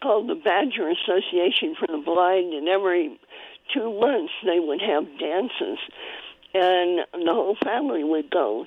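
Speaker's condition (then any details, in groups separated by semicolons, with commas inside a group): Cleft palate; congenital cleft palate, needed spoon feeding in early childhood; spoon feeding needed at one point in early childhood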